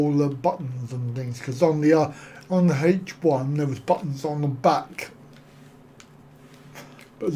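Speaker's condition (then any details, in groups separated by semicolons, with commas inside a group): Cerebral palsy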